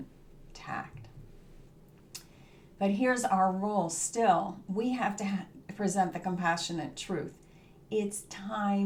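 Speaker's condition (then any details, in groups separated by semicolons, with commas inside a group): No condition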